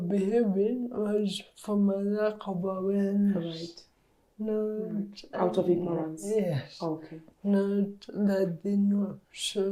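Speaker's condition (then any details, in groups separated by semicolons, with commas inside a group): Cerebral palsy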